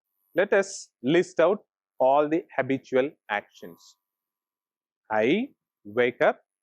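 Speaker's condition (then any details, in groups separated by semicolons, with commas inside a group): No condition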